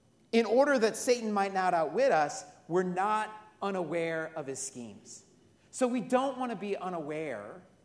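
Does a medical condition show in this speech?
No.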